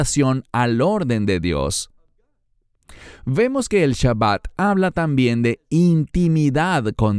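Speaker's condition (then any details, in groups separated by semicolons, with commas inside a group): No condition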